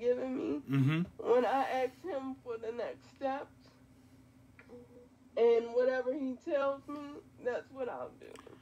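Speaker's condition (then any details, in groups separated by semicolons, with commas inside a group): Quadriplegic cerebral palsy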